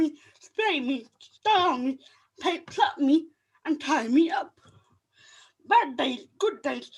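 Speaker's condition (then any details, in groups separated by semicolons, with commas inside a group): Cerebral palsy; could not speak some things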